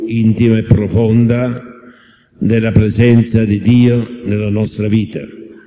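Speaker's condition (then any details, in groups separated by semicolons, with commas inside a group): No condition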